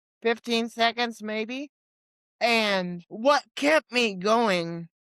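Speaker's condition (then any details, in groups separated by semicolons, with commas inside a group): Cerebral palsy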